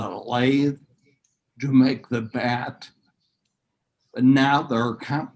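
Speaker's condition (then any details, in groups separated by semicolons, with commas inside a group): Neurological disease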